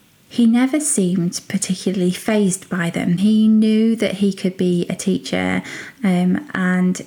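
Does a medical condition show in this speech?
No.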